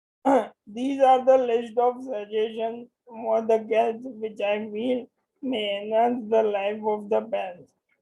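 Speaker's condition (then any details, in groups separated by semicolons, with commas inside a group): Motor neuron disease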